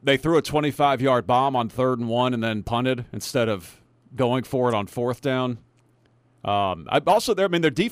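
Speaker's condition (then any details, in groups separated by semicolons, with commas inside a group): No condition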